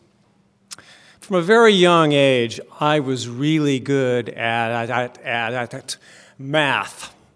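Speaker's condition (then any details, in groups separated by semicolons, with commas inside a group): Stuttering; stuttering since second grade; regained speaking confidence after openly discussing stutter about 12 years ago, wife Suzanne helped find voice; failed high school interview, avoided phone calls, introductions and public speaking, two words at wedding; repeated sounds, prolonged sounds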